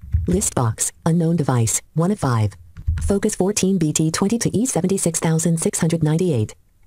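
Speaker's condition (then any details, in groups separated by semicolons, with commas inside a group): No condition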